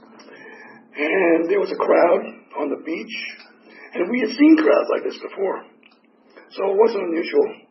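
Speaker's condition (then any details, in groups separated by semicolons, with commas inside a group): Tracheotomy; tracheotomy for 4 years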